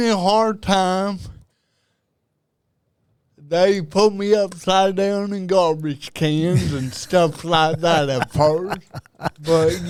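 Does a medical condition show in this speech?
Yes: cerebral palsy; diagnosed at about age two.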